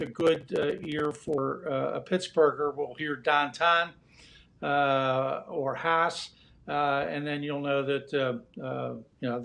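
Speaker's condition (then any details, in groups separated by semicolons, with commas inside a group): No condition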